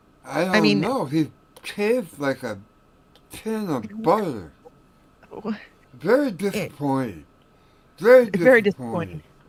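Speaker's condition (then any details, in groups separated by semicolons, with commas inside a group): Tongue cancer; recent scan clean, recovering from radiation effects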